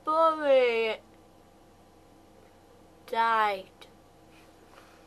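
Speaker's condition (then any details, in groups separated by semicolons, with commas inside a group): Cerebral palsy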